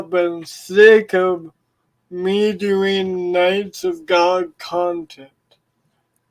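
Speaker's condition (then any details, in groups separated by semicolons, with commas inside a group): Cerebral palsy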